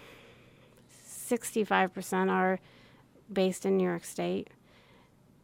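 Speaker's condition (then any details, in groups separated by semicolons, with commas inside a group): No condition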